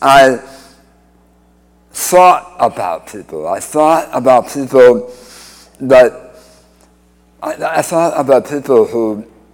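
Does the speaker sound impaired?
Yes: speech impediment after cancer surgery; oral cancer 31 years ago, radiation, 2015 recurrence, two-thirds tongue removed at Hartford Hospital, forearm flap; incurable recurrent cancer in mouth floor and tongue, chemotherapy, failed immunotherapy at Dana-Farber, antibody drug; speech impediment from reconstructed tongue tied to mouth floor, no speech with tracheostomy after surgery.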